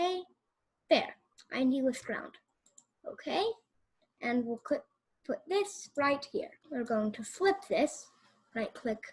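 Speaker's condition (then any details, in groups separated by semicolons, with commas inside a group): No condition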